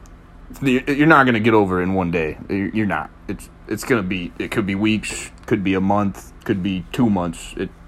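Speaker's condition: No condition

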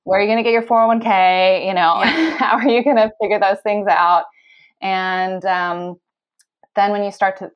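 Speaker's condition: No condition

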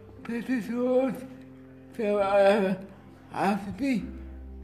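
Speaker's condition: Cerebral palsy

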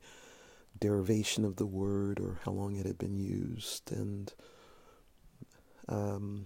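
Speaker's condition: No condition

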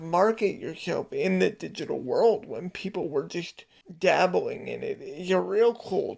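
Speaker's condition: Cerebral palsy; cerebral palsy diagnosed at age 2

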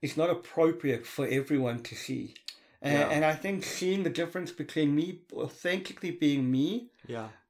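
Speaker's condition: Cleft palate (Pierre Robin syndrome), severe; still affected by cleft palate, yearly operations until 18, operations every 3-4 years since

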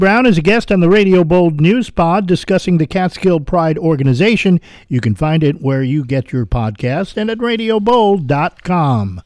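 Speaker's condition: No condition

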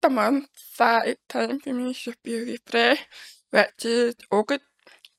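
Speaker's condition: Deafness, born deaf

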